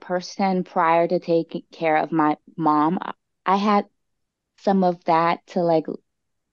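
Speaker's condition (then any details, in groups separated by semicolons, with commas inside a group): Stuttering; blocks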